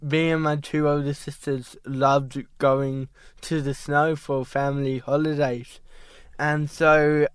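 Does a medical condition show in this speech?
Yes: cerebral palsy; diagnosed at 12 months at Westmead Hospital, ski poles hard to place; ongoing therapy at Cerebral Palsy Alliance, para-snowboarder, has driving license; at diagnosis told may never walk or talk.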